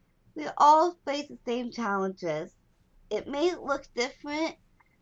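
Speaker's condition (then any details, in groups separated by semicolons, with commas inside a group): Down syndrome; lifelong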